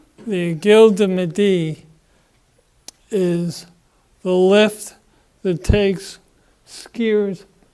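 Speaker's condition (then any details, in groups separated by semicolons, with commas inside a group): Parkinson's disease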